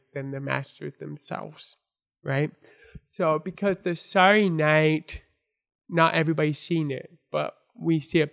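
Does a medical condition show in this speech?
Yes: born deaf; congenital deafness from birth; had to learn to speak and hear, hard, first full sentence at age five, English difficult.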